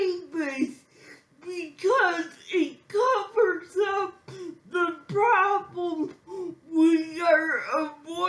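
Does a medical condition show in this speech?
Yes: physical speech impairment.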